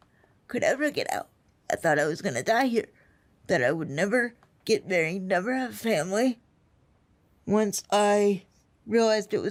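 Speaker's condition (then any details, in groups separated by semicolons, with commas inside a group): Spastic quadriplegic cerebral palsy; wheelchair since age two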